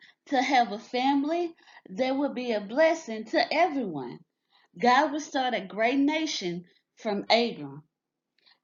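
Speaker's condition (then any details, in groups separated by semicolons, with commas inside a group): No condition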